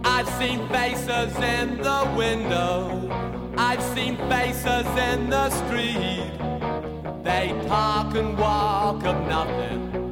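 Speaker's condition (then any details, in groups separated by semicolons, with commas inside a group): No condition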